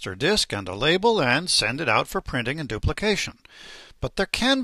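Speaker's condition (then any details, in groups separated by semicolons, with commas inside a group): No condition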